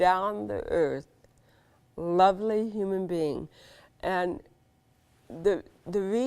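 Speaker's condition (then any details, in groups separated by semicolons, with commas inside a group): Cerebral palsy; from birth, spinal surgery c1 to c7, titanium in neck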